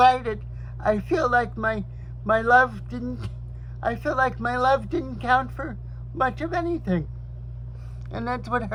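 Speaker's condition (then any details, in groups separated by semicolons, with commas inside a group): Cerebral palsy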